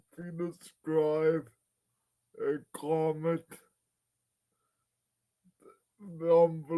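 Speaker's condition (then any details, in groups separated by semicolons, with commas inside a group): Cerebral palsy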